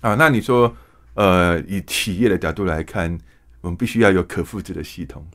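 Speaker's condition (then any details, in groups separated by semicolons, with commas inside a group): Hearing impairment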